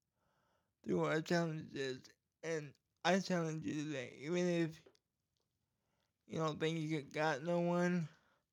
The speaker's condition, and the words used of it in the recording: Cerebral palsy. Can see, I have my voice go in and out sometimes, and sometimes I edit that part out and try again.